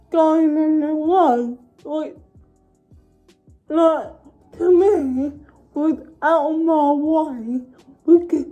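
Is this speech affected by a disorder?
Yes: cerebral palsy.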